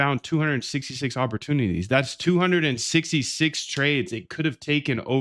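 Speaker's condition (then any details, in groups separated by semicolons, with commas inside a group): No condition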